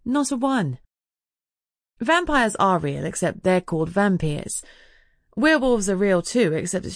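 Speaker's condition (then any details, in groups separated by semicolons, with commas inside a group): No condition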